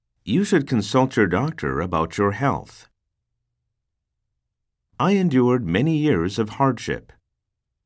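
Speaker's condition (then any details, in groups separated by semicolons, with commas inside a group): No condition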